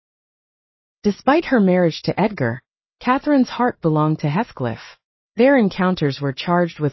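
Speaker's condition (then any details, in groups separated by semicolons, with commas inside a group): No condition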